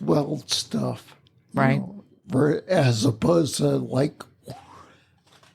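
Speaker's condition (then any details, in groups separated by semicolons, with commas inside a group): Spinocerebellar ataxia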